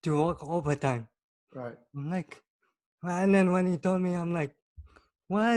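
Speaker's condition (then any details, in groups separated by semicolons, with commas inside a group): Cerebral palsy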